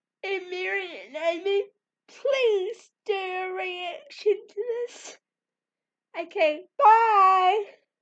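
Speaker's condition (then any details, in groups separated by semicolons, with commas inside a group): Cerebral palsy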